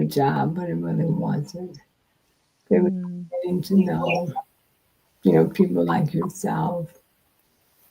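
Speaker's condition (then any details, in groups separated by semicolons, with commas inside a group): Multiple sclerosis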